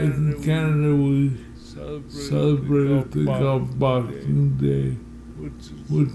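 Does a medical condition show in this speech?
Yes: multiple sclerosis.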